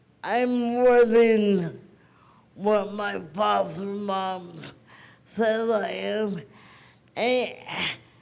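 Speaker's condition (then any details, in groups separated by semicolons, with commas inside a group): Cerebral palsy; present from birth, premature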